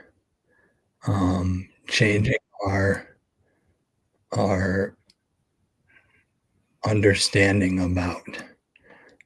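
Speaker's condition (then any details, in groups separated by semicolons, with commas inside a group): ALS; expects to lose voice very soon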